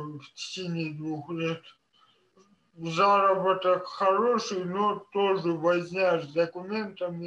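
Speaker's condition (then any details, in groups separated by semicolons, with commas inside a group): Cerebral palsy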